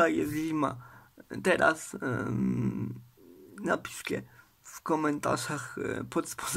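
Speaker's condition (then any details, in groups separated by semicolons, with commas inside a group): Cerebral palsy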